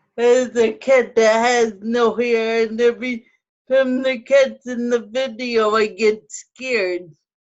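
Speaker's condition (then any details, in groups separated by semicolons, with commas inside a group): Cerebral palsy, spastic ataxic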